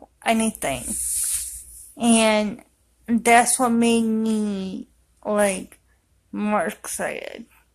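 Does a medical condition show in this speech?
Yes: cerebral palsy; affects walking.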